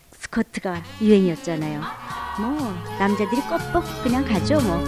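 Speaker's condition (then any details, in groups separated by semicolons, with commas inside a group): No condition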